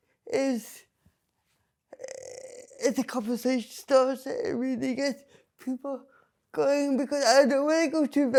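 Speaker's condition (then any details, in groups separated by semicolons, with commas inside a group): Cerebral palsy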